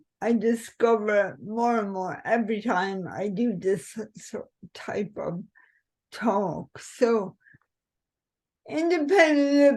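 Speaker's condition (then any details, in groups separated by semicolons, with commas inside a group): Cerebral palsy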